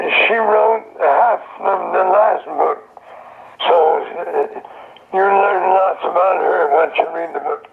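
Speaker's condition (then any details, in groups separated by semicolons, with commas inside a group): Throat cancer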